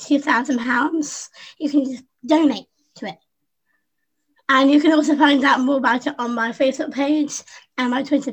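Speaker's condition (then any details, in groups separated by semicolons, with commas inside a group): Down syndrome; congenital, infant heart failure, heart surgery in infancy, stopped breathing as baby and resuscitated, chest problems, pneumonia; learned to speak by copying younger sister Susie, never stopped talking since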